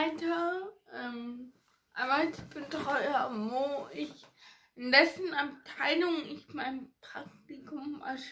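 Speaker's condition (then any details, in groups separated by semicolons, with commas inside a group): Ataxia; ataxia affecting hands and fingers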